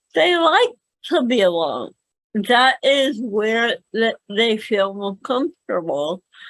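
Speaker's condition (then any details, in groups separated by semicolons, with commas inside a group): Cerebral palsy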